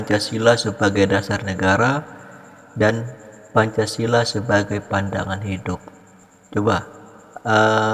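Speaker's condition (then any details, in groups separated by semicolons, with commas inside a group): No condition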